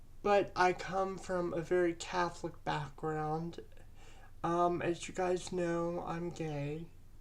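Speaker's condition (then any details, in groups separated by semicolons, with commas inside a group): Cerebral palsy; present from birth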